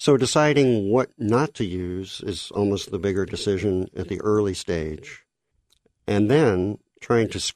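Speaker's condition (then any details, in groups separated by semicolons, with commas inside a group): Cleft lip and palate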